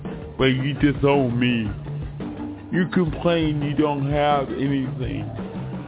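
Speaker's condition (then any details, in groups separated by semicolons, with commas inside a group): Cerebral palsy; cannot be hidden when acting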